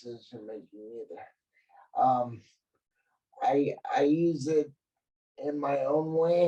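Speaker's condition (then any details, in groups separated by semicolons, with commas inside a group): Cerebral palsy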